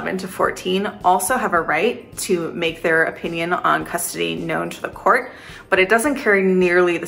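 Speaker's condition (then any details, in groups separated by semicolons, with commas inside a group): No condition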